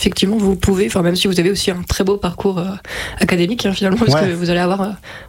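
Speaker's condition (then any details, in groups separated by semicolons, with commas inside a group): No condition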